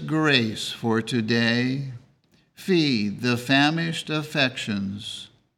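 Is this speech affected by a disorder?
No.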